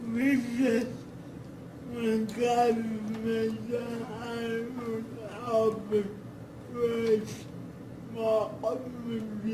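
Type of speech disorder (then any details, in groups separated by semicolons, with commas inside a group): Dysarthria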